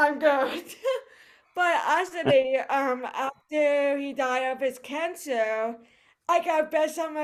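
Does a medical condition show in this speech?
Yes: cerebral palsy; voice affected.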